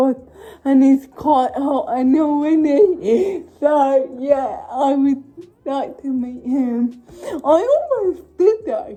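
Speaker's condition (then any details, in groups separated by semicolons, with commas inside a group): Cerebral palsy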